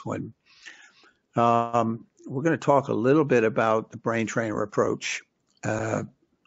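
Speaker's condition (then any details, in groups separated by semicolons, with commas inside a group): No condition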